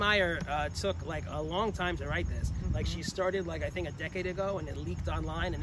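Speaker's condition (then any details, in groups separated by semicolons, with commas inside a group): No condition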